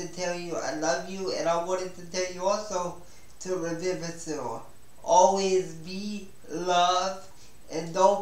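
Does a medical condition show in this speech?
Yes: spastic cerebral palsy.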